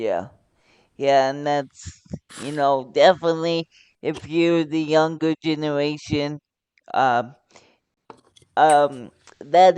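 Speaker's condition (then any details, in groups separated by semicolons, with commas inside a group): Cerebral palsy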